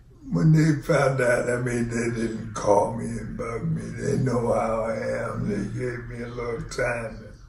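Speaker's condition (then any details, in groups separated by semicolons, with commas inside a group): ALS; onset left foot drop, then left leg weakness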